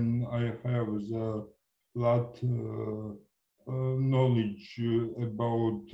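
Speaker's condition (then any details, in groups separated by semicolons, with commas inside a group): Cerebral palsy; from birth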